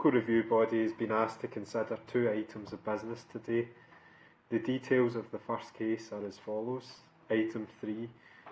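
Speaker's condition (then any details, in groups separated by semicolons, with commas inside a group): No condition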